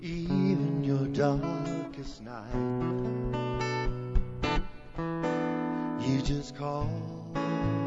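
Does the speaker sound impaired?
No.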